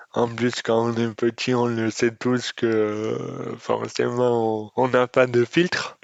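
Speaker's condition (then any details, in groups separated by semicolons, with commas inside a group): Dystonia; speech disorder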